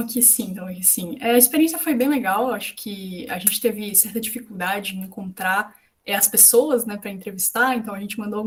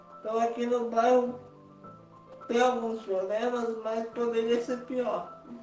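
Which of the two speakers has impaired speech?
The second: quadriplegic cerebral palsy.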